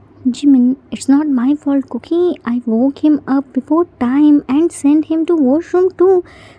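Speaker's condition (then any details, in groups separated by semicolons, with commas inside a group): No condition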